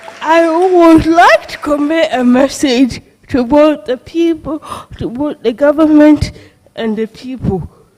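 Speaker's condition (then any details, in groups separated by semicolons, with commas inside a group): Cerebral palsy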